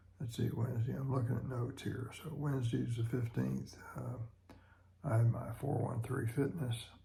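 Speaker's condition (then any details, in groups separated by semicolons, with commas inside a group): Parkinson's disease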